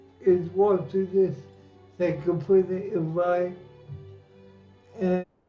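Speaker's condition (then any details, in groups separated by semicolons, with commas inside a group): Cerebral palsy; lifelong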